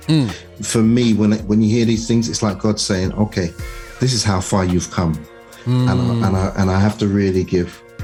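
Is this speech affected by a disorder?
No.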